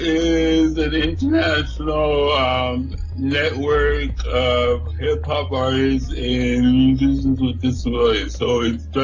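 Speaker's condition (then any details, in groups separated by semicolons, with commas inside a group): Cerebral palsy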